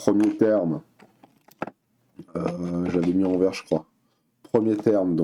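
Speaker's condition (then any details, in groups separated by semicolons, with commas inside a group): No condition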